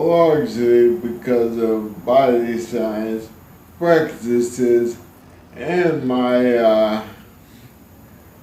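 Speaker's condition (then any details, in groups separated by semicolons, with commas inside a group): ALS; spasticity main symptom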